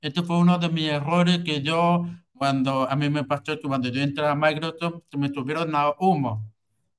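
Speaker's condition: Hearing loss with cochlear implant; new operating system connects implant to computer

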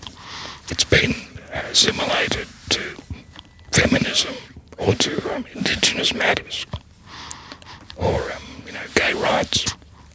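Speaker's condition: Laryngectomy, voice prosthesis

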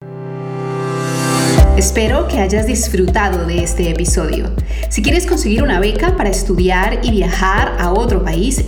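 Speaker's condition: No condition

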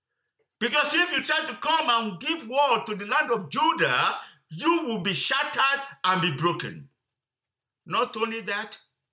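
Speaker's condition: No condition

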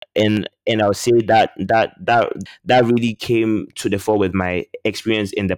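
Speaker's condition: Stammer; stammer since childhood, really bad growing up, one year of speech therapy as adult; two speech therapy courses in past year, weekly Toastmasters public speaking practice, openly discloses stammer; repeats or blocks on some words, fluency improved over time; repeated words

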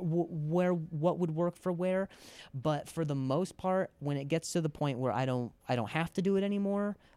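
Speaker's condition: Stutter; made finding other employment hard; converses at length in interview; listeners used to get impatient, cut off or dismiss, speech gives distinctive comedic point of view; repeated sounds, prolonged sounds

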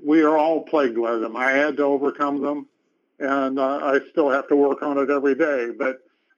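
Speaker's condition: No condition

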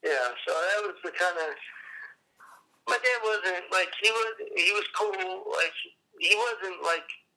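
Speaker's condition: Cerebral palsy; appearance likened to Parkinson's

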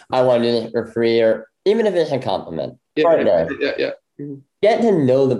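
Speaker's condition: Bilateral cleft lip; congenital bilateral

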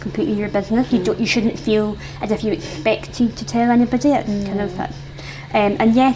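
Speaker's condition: Isolated cleft palate; congenital isolated cleft palate, lip not involved, surgeries through childhood and adulthood, jaw surgery for underbite from impaired jaw growth; age 26, near end of cleft treatment; noticeable speech difference, bar staff often not understanding, partner first took it for accent, sometimes exaggerated at cleft events

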